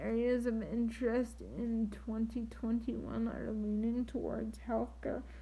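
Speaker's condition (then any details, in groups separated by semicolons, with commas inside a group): Triplegic cerebral palsy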